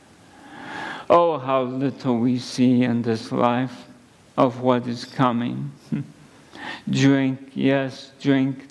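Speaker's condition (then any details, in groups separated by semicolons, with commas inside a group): ALS; at least a couple of months since diagnosis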